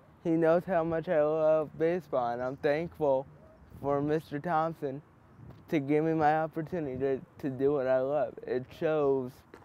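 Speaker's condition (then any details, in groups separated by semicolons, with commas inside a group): Cerebral palsy; present from birth, affects movement, wheelchair most of life; recovering from right leg surgery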